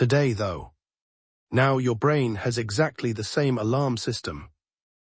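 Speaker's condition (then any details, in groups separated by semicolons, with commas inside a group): No condition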